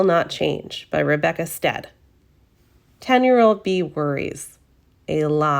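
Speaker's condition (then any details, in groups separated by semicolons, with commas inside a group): No condition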